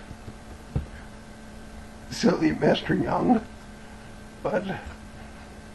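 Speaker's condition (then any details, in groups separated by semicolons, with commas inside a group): Cerebellar ataxia from brain tumour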